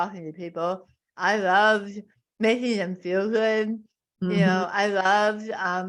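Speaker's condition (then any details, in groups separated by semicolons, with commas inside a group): Tongue cancer; stage four tongue carcinoma, half tongue removed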